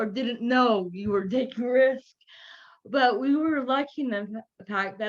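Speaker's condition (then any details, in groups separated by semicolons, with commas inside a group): Cerebral palsy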